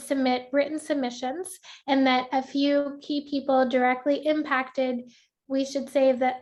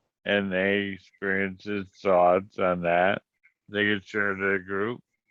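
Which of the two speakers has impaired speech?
The second: ALS.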